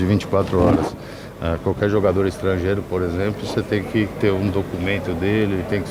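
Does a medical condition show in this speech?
No.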